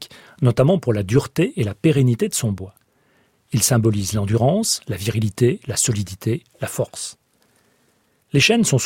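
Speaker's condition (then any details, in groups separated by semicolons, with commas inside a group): No condition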